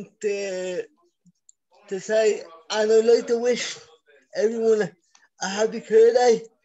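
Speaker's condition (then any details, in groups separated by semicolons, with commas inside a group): Cerebral palsy; from birth, scoliosis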